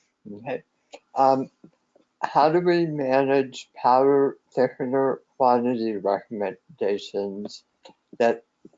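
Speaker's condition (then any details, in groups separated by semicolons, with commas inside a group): Head and neck cancer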